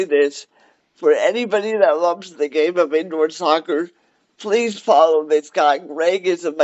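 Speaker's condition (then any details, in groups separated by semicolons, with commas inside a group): Cerebral palsy; cerebral palsy, wheelchair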